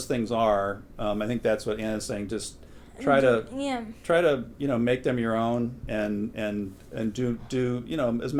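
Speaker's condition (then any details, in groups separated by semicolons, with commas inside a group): No condition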